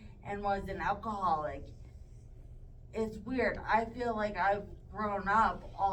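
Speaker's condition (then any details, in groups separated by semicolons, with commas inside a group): Traumatic brain injury; severe, car crash, coma, feeding tube, tracheostomy, lifelong effects; about 14 years since injury; no voice over two months, then whisper, speech therapy, unfiltered speech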